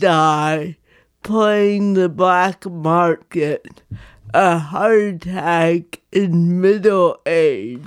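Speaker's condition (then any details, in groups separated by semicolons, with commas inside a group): Cerebral palsy; not degenerative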